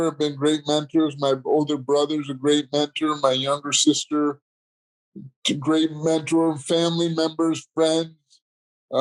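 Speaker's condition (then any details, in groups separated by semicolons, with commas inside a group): Cerebral palsy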